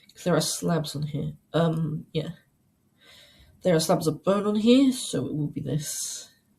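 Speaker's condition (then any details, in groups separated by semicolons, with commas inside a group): No condition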